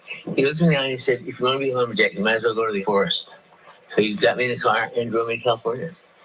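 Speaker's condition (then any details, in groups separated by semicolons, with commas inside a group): Parkinson's disease; at least seven years since diagnosis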